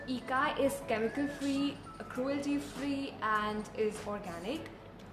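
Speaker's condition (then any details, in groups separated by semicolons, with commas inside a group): No condition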